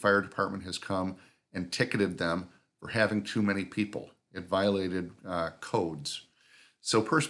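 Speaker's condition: No condition

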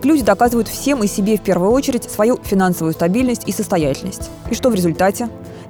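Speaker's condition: No condition

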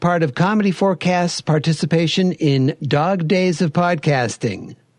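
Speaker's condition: No condition

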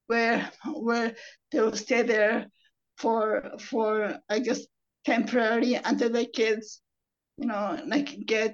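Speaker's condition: Stuttering after brain injury; acquired, brain damage at 10 after pneumonia coma, myasthenia gravis weakened muscles and breathing, wheelchair; currently in speech therapy at Fluency Plus program, speech therapy whole life; ongoing stuttering, bad speech days, weeks or months; repeated words, prolonged sounds

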